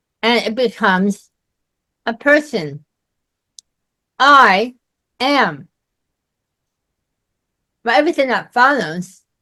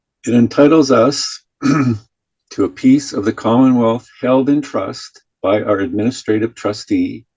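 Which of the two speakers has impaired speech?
The first: myasthenia gravis.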